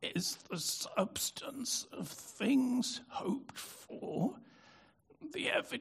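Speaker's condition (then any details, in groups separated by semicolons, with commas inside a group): Spasmodic dystonia; affected voice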